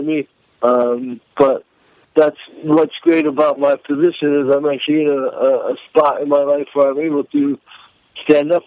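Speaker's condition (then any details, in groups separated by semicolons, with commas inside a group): Cerebral palsy; may sound drunk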